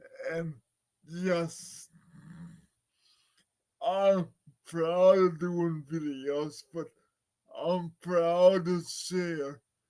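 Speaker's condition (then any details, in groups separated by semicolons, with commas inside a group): Cerebral palsy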